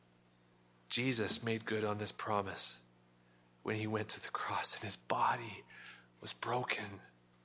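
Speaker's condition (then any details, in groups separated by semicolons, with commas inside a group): No condition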